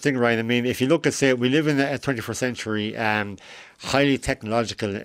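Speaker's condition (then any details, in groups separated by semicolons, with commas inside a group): Cleft lip and palate; congenital cleft lip and palate, facial difference, operations from early childhood, last surgery at age 17, deviated septum; adult, age 41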